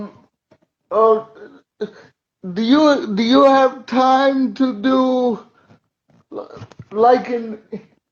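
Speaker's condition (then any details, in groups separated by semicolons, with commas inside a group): Cerebral palsy; uses wheelchair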